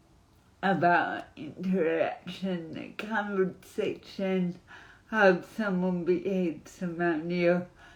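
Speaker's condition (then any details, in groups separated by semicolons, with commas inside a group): Cerebral palsy; noticeably affected speech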